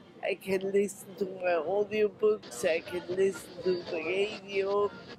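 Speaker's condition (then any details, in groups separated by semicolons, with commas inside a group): Multiple sclerosis; voice much deeper and slower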